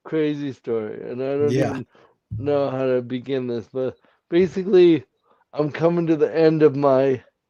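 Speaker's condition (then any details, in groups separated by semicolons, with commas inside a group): Cerebral palsy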